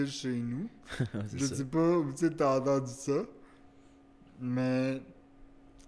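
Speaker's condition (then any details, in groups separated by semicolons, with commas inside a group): Cerebral palsy; wheelchair use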